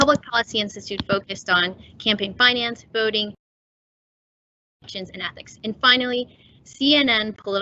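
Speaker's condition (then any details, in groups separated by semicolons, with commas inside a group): No condition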